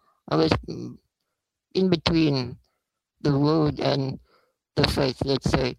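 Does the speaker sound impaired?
Yes: spinal muscular atrophy; not much treatment available at this stage.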